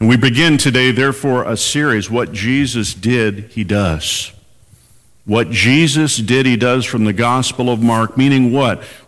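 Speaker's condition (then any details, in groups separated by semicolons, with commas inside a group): No condition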